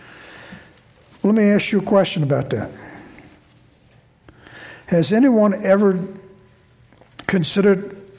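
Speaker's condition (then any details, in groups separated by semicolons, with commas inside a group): No condition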